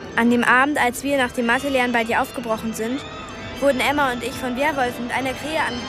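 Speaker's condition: No condition

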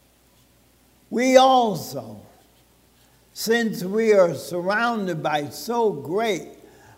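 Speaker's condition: ALS (Lou Gehrig's disease); talks softly to save air

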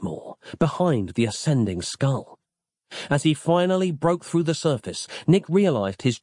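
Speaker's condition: No condition

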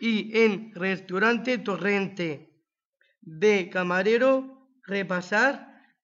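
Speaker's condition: Down syndrome; age 20

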